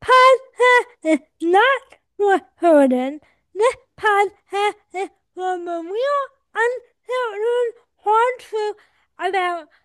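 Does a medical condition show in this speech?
Yes: cerebral palsy; adult, 24 years old.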